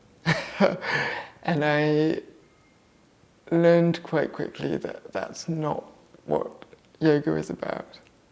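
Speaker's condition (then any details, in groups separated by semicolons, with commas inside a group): Cerebral palsy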